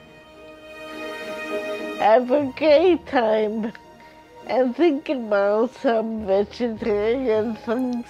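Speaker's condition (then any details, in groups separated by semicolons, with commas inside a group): Multiple sclerosis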